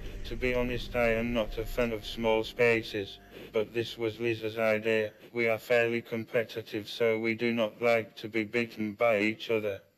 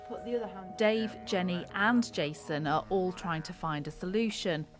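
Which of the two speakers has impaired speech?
The first: MND; eye-controlled communication device, synthetic voice from banked voice; failing voice, slowed speech, frequent coughing, throat clearing, phlegm.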